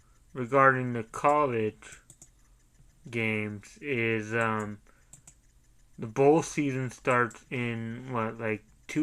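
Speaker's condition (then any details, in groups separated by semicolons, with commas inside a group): Cerebral palsy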